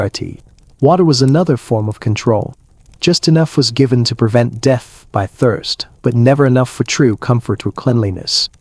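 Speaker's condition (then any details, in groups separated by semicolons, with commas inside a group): No condition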